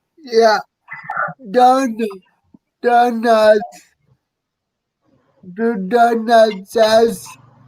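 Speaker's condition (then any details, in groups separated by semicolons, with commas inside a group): Cerebral palsy; no physiotherapy for last three months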